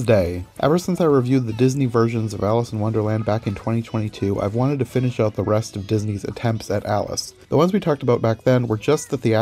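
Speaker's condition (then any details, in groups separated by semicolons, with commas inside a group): No condition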